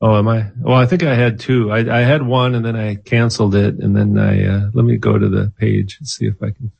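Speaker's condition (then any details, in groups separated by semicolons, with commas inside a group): No condition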